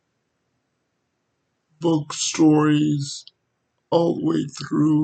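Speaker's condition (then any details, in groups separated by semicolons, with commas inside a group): Cerebral palsy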